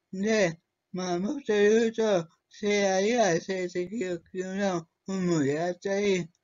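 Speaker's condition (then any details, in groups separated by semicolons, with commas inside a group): Cerebral palsy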